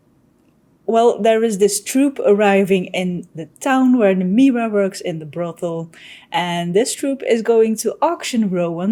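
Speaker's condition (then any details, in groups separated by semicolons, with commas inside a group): No condition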